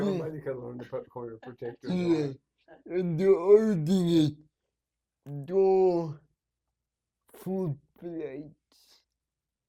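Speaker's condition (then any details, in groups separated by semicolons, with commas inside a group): Cerebral palsy; needs help at night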